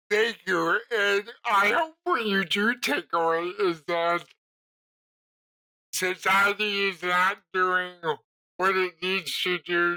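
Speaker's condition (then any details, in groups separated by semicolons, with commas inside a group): Cerebral palsy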